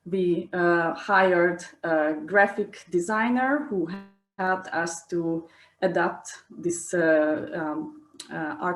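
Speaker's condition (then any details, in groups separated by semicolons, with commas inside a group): No condition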